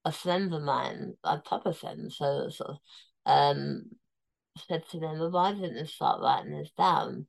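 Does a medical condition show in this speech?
Yes: tongue cancer, near-total glossectomy, stage 4 tongue cancer; near-total tongue removal, temporary tracheostomy.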